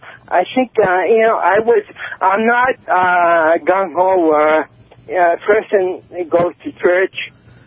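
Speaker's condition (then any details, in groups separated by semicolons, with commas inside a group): Cerebral palsy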